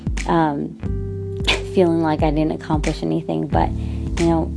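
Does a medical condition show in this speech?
No.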